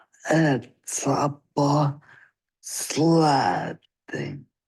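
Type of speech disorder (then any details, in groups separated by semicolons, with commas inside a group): Spastic dysarthria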